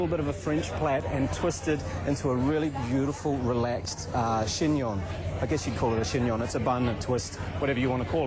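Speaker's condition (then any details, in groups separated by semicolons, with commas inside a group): No condition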